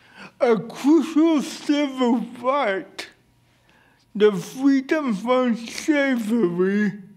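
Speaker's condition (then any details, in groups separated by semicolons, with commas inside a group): Cerebral palsy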